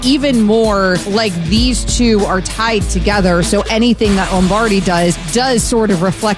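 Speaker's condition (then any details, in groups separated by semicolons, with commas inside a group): No condition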